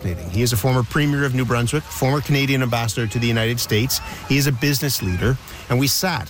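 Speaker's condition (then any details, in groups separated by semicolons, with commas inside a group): No condition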